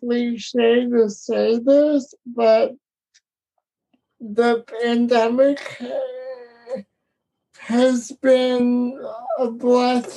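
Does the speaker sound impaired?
Yes: cerebral palsy; daily wheelchair use for mobility, adaptive yoga with breath work, less need felt for physical therapy.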